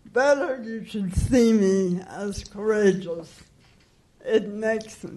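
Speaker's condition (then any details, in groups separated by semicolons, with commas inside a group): Cerebral palsy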